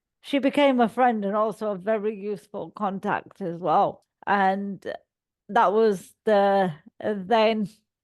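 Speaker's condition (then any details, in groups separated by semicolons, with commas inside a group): Cerebral palsy; all four limbs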